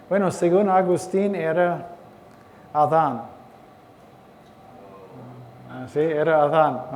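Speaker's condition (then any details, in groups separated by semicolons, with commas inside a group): No condition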